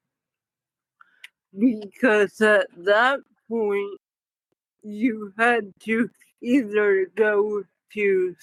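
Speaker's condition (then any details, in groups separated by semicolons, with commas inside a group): Cerebral palsy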